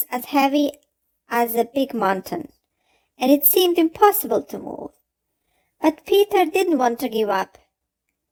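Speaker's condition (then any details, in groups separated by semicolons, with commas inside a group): No condition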